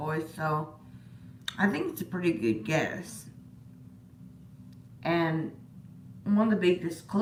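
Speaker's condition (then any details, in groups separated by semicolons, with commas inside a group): Disability causing slurred speech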